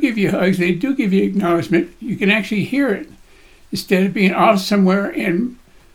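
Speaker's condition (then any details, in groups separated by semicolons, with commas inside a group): Parkinson's disease; Parkinson's disease at age 76 to 77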